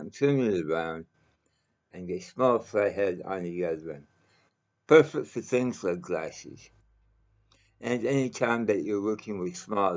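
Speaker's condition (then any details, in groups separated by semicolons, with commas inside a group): Mouth cancer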